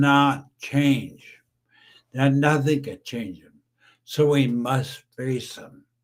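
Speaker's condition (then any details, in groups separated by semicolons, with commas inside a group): Brain injury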